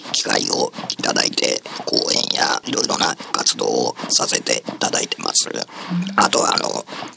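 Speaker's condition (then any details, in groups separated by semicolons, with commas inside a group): Laryngectomy, esophageal speech; 5 cm cervical esophageal cancer at esophageal entrance behind vocal cords, recurred after two years, larynx removed, reoperation; learned at 銀齢会 voice class, attended two and a half years; voice lost with larynx removal, single words came after a while, improves with practice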